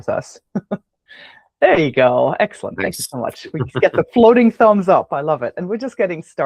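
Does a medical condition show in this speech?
No.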